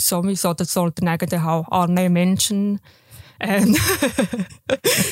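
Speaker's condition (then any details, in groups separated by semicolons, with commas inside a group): Deafness; congenital profound hearing loss to deafness, detected at age one in hospital, later cochlear implant; raised oral, intensive hearing and speech therapy, lip reading, felt therapist's vibrations to learn sounds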